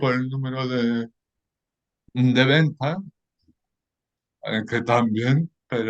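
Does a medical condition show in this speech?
Yes: cerebral palsy.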